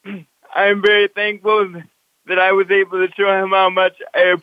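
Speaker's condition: Cerebral palsy; walks with walker

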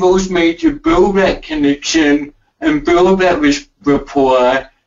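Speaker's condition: Cerebral palsy; cerebral palsy from birth

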